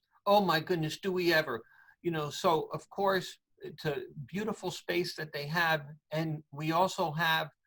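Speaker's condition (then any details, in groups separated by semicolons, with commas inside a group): No condition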